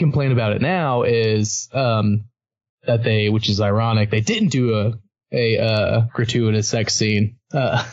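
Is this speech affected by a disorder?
No.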